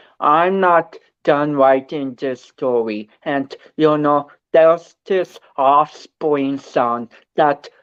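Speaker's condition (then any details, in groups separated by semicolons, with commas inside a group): Cerebral palsy; speech affected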